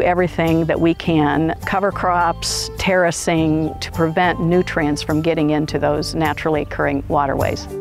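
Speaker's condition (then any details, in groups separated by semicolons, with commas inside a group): No condition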